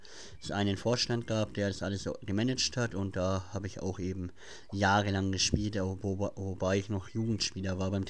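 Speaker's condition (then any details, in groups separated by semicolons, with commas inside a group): Cleft palate; present since childhood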